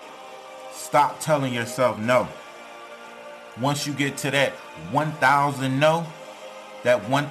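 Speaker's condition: No condition

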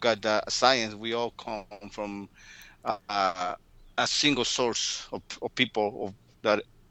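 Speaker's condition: Stuttering; childhood onset in Guatemala, barely talked, relapsed around age 15 after move to Chicago, Spanish and English; largely overcome through forced talking at work, still stutters occasionally as adult; repeats one or two words very fast, gets stuck on words, substitutes around blocked words, Latino accent; repeated sounds, prolonged sounds

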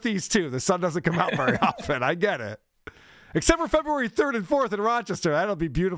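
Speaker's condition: No condition

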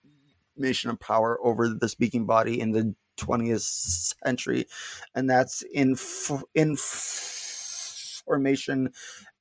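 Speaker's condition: Stuttering; not stuttering much currently; repeated sounds, prolonged sounds, blocks

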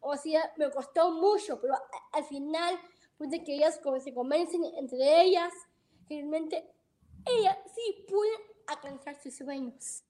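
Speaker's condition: Down syndrome; present from birth, heart surgery

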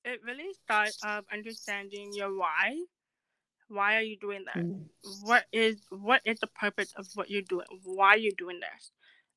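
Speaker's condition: Deafness; sudden onset

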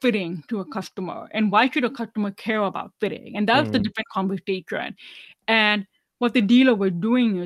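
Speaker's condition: Deafness, severe; about 99% hearing loss, hearing aids worn whole life, cochlear implant candidate

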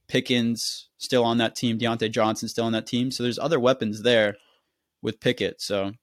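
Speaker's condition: No condition

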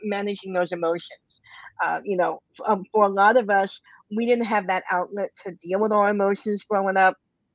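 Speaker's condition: Cleft lip and palate, bilateral

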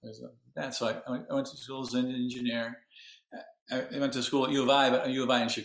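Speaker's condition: Parkinson's disease; 19 years since

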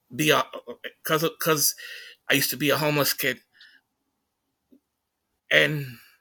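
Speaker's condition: Stutter; stutters during conversation, acknowledged by speaker; repeated sounds, prolonged sounds

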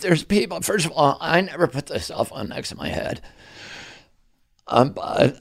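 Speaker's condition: Spasmodic dystonia; voice affected

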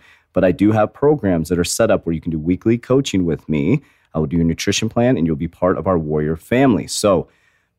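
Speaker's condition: No condition

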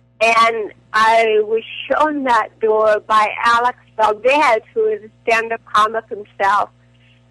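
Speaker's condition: Cerebral palsy; titanium neck

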